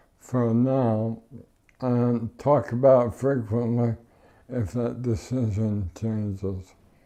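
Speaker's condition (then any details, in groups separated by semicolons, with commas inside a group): ALS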